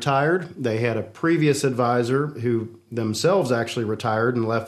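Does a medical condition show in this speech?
No.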